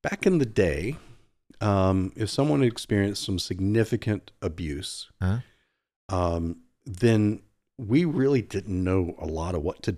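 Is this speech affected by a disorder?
No.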